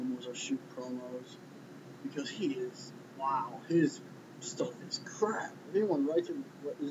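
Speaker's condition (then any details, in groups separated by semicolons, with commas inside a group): No condition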